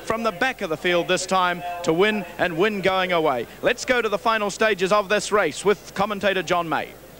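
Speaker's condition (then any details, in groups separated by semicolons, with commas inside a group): No condition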